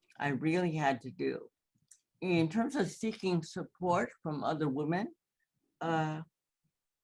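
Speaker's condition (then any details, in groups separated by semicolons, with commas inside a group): Cerebral palsy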